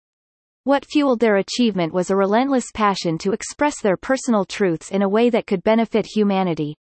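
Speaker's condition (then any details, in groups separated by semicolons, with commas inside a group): No condition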